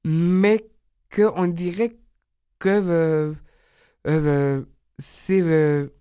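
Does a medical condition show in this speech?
Yes: Down syndrome; age 30; described as very talkative, at ease and eager to speak.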